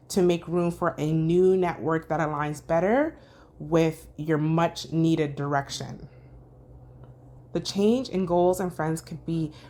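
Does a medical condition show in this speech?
No.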